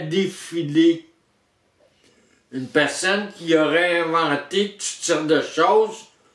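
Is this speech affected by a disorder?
Yes: traumatic brain injury; surgery.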